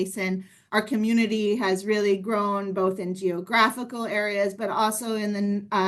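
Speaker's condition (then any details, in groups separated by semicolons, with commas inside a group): No condition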